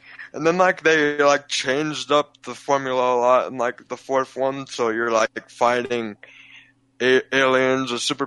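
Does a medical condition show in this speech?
Yes: cerebral palsy; physical only, present from birth, born prematurely.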